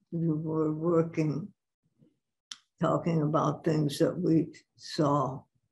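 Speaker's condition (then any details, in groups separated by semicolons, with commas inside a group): Parkinson's; about six years since onset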